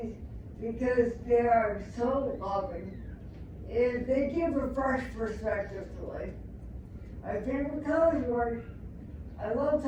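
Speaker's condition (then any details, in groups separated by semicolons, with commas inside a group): Traumatic brain injury; assault, four skull fractures, affects balance, speech, eating; 10-month coma, one crutch, ongoing therapy; relearned speaking and eating, years of speech therapy, earlier tracheotomy, ventilator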